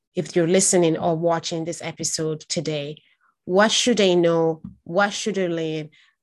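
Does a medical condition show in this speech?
No.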